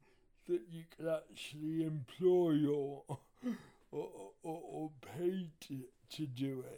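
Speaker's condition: Cerebral palsy; wheelchair user

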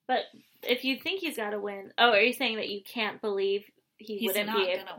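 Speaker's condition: No condition

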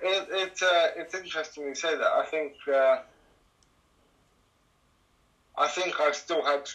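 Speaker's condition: Cerebral palsy; cerebral palsy affecting all limbs, C2 para-cycling class, swimming as early physio, trike from age 7-8

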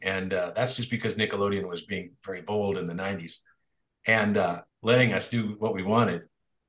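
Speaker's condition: No condition

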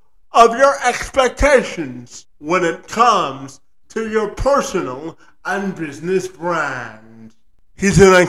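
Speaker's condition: Spastic quadriplegia cerebral palsy; legs affected

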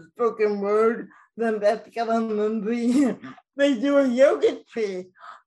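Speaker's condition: Cerebral palsy, mild; speech mildly affected

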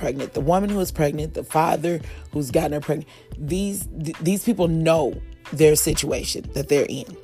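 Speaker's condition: No condition

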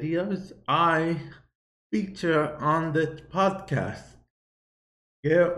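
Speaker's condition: Cerebral palsy; viewer asked why talking like that

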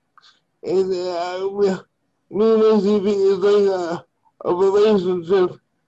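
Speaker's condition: Cerebral palsy; limbs affected, wheelchair user

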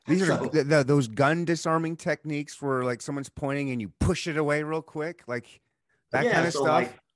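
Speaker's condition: No condition

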